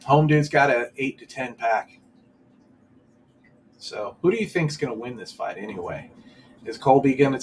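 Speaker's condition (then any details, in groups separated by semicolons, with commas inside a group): No condition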